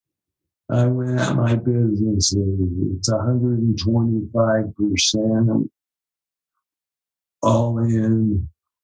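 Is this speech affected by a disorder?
Yes: ALS; cramping, spasticity, fasciculations from about 5 years ago, onset age 53, throat worst, legs minimally affected; lost 12 to 39% breathing capacity, saliva into lungs, cough, stem cells, ozone IV, hyperbaric oxygen; slurred speech, lost deep resonating radio voice, throat badly affected.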